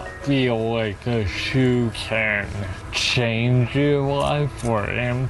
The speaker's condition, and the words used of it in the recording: Cerebral palsy. And you'll hear in this interview with him speaking, you'll hear how much it has affected him.